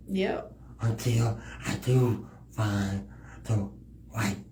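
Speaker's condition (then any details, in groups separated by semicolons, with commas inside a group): Cerebral palsy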